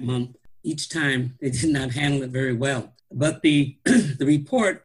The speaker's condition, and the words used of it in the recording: No condition.